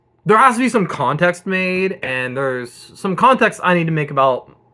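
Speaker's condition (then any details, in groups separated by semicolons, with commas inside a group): No condition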